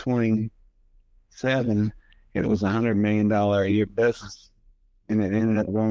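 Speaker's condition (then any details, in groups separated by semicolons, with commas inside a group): Multiple sclerosis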